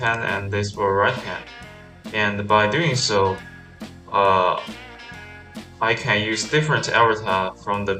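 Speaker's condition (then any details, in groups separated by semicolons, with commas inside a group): No condition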